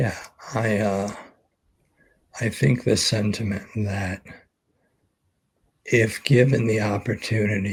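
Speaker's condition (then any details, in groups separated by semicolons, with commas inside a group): ALS; expects to lose voice very soon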